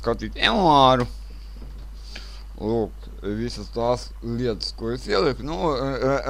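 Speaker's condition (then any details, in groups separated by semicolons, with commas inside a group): Cerebral palsy; since birth; speech not very clear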